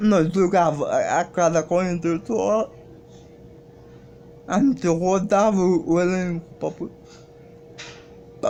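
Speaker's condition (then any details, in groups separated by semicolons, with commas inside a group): Cerebral palsy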